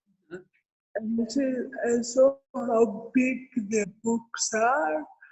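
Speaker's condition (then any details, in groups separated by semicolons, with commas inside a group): Cerebral palsy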